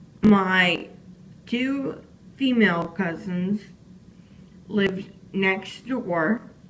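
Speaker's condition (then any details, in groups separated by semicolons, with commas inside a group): Disability causing slurred speech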